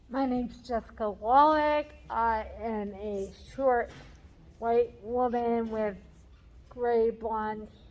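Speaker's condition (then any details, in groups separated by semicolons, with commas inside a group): Cerebral palsy; talks differently than others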